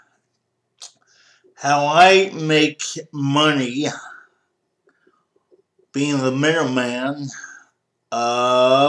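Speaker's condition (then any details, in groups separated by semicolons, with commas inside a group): Cerebral palsy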